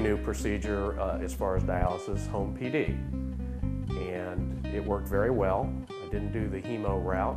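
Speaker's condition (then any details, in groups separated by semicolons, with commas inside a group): No condition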